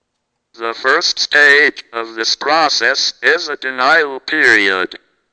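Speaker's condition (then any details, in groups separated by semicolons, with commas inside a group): Cerebral palsy, speech-generating device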